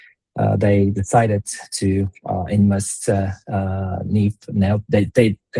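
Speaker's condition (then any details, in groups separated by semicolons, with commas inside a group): No condition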